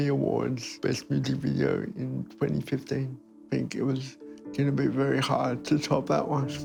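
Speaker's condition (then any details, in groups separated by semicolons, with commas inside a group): Cerebral palsy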